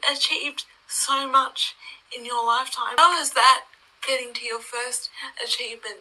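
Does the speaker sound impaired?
Yes: cerebral palsy; brain damage, present since childhood.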